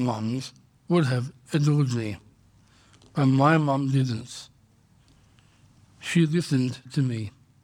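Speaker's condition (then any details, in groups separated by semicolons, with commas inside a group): Down syndrome; congenital, diagnosed at birth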